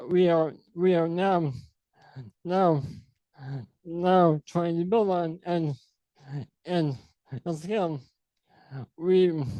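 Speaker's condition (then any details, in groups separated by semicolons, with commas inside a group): ALS; sporadic form; diagnosed at age 32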